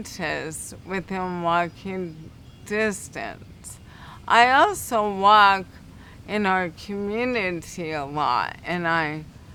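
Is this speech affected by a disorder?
Yes: cerebral palsy; affects speech.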